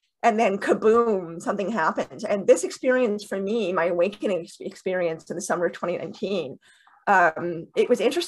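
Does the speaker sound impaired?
Yes: deafness with cochlear implants; first implant 7 years ago.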